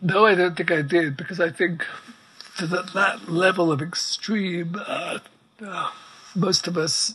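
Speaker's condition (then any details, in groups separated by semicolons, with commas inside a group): ALS; immobile for hours on end, pump sets breathing rate, writes by dictation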